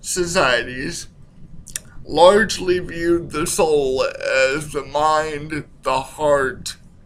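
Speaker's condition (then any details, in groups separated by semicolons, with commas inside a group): Cerebral palsy; speaks slower at times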